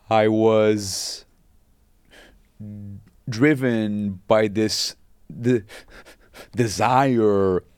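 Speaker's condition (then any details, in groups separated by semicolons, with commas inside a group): Stutter; stutter since early childhood, disfluency noticed by mother around age 2, still present as adult; breathing technique helps control stutter, avoided speaking when younger; prolonged sounds, blocks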